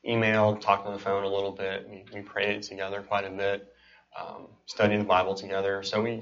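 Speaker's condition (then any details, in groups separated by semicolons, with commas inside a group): Cleft palate and cleft lip; congenital cleft palate and cleft lip, present from birth in Kuwait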